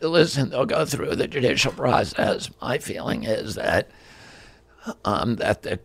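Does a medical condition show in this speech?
Yes: spasmodic dystonia; affects voice, attributed by speaker to yearly flu vaccines, listed on flu vaccine insert.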